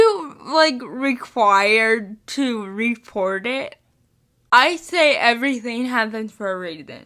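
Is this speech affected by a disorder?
Yes: spastic cerebral palsy, mixed.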